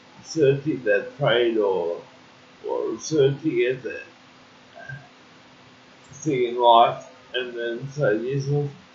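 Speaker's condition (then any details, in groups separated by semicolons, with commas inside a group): Cerebral palsy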